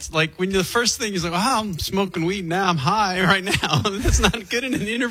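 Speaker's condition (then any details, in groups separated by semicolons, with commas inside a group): No condition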